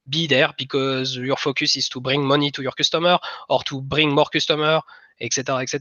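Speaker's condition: No condition

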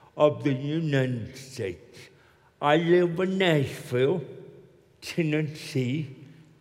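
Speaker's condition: Cerebral palsy; hard for many to understand

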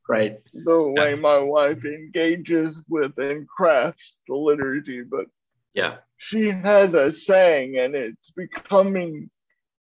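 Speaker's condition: Cerebral palsy; uses a wheelchair

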